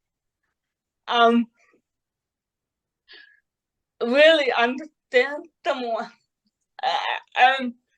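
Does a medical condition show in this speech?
Yes: cerebral palsy; predicted unlikely to talk, early speech therapy improved speaking.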